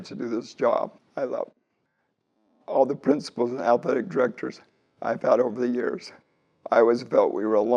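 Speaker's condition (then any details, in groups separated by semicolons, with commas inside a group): ALS; slow-progressing form, feeding tube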